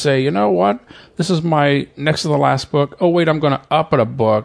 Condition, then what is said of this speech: No condition.